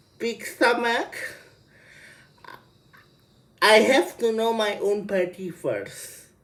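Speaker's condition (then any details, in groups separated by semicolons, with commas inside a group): Cerebral palsy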